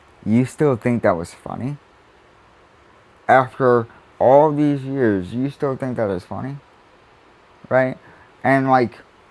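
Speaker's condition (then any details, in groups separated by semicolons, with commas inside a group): Cerebral palsy; spastic quadriplegic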